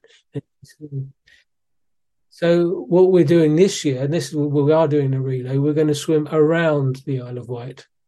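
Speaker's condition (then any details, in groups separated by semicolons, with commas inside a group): Parkinson's disease; suspected for a while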